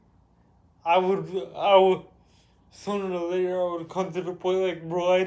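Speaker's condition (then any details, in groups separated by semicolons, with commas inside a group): Cerebral palsy; with developmental delay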